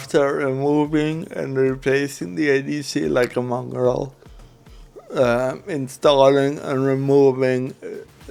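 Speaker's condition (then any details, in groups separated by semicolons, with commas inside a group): Cerebral palsy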